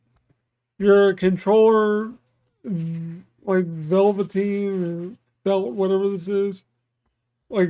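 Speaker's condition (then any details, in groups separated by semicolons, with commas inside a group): Cerebral palsy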